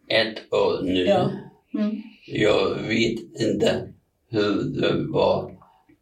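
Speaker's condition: Aphasia; about seven years since onset; working on getting speech back; thinks clearly, knows words in head but cannot get them out, fillers, repetitions, word-finding errors, short phrases

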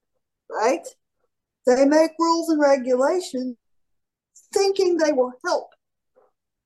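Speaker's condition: Cerebral palsy; declined physical therapy

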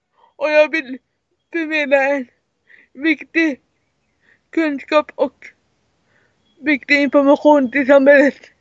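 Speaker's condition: Cerebral palsy; severe, wheelchair user

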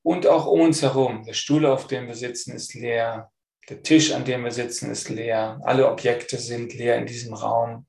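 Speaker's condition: No condition

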